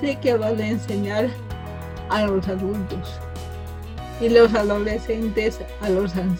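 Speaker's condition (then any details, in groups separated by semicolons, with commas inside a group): Cerebral palsy from birth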